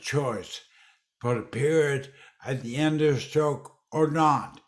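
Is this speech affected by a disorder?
Yes: dysarthria; ruptured brain aneurysm then massive stroke two weeks later, stroke at age 47, initially half paralyzed, cannot walk; about 9 years since stroke, wheelchair user, says in wheelchair 12 years; speech deficit, swallow deficit interrupts speaking.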